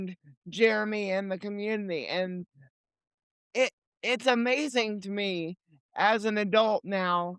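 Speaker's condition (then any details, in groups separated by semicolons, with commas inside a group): Cerebral palsy; limited mobility, legs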